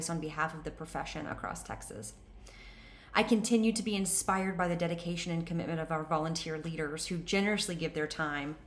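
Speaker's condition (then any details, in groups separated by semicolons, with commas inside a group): No condition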